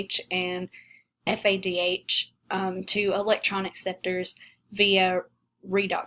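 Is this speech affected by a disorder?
No.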